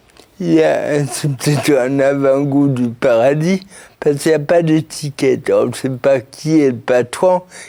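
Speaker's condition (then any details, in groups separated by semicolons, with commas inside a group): Cerebral palsy; since birth, birth injury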